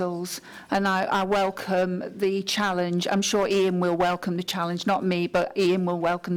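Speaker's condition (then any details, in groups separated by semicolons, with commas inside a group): No condition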